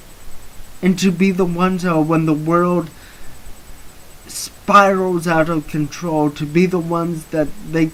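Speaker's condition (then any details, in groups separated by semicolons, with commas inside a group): Cerebral palsy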